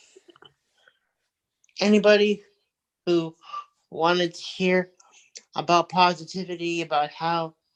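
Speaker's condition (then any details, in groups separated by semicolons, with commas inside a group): Cerebral palsy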